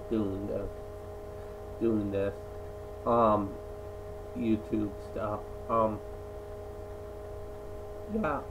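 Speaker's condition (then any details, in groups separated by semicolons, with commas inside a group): Cerebral palsy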